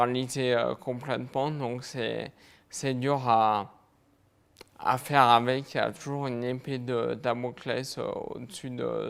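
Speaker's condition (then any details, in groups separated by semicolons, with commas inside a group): Multiple sclerosis; fatigue, lower limbs affected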